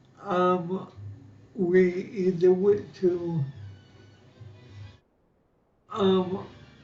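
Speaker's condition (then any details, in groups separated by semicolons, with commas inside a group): Cerebral palsy; lifelong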